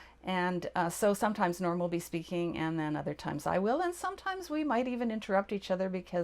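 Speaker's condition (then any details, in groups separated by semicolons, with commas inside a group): No condition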